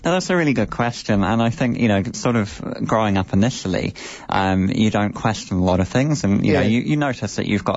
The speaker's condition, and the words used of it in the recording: Cleft palate. I say ironic because, given the condition that you have, but you speak beautifully.